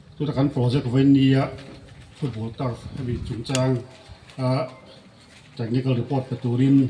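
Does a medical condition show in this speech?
No.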